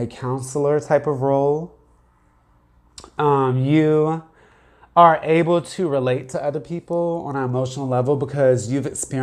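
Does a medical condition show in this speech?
No.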